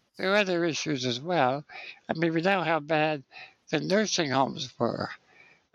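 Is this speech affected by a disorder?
Yes: spinal muscular atrophy; present from birth, muscle weakness, lifelong wheelchair use; 60 years old.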